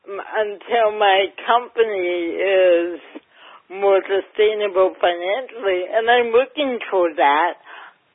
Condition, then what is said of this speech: Cerebral palsy. It affects my speech, and I walk with a gait, but I always